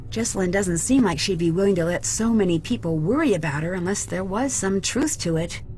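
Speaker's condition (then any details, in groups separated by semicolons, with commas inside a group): No condition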